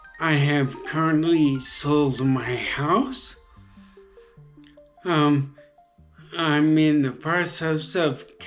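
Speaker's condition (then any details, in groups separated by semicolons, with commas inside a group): Traumatic brain injury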